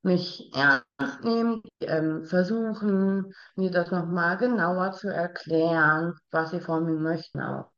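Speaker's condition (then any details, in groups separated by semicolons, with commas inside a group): Down syndrome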